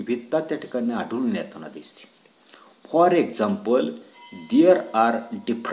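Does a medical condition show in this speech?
No.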